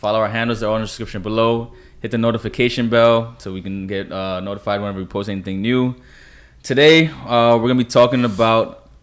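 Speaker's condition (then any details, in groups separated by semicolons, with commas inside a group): No condition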